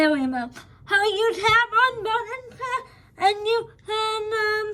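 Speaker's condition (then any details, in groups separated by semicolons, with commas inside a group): Cerebral palsy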